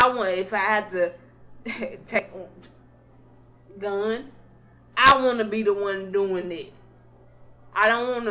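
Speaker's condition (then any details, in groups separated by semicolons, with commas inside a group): Cerebral palsy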